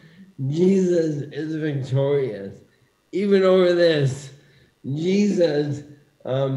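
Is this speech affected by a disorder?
Yes: ALS; bulbar onset; diagnosed four months ago; losing speech, a little difficult to understand.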